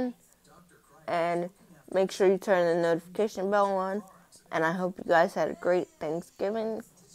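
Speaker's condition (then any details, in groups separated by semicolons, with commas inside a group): Cerebral palsy; sounds out of breath after therapy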